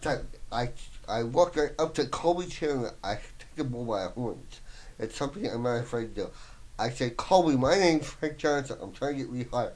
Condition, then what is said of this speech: Brain injury. That's because I have a bit of a speech impediment.